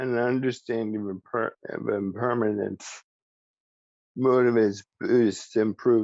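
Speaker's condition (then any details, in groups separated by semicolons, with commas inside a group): ALS; speech still preserved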